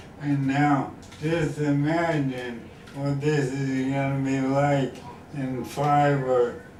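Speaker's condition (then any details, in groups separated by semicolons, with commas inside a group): ALS; uses wheelchair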